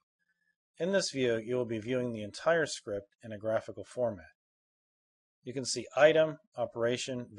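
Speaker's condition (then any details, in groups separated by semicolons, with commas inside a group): No condition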